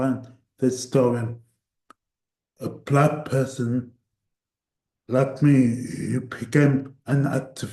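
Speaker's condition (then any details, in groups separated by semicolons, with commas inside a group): Cerebral palsy; voice tires at times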